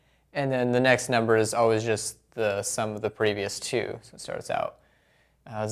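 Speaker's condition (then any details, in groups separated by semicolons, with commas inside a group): No condition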